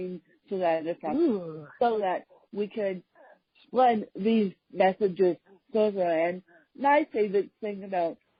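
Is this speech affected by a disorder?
Yes: cerebral palsy; speech impediment.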